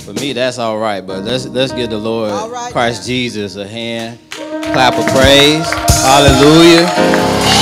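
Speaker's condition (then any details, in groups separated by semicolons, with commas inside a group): No condition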